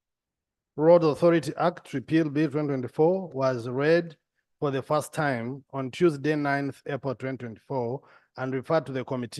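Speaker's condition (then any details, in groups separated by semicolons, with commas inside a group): No condition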